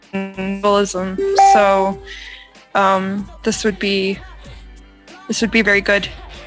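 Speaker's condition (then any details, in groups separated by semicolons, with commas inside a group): No condition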